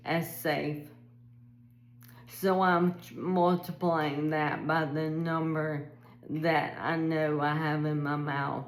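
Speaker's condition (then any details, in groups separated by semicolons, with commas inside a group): ALS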